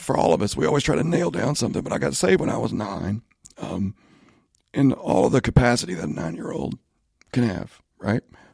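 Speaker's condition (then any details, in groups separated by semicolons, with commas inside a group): Spasmodic dysphonia; voice issue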